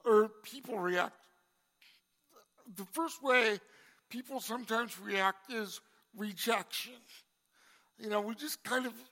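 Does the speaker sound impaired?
Yes: cerebral palsy; congenital.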